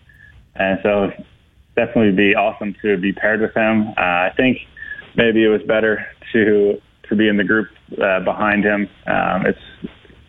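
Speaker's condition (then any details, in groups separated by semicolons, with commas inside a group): No condition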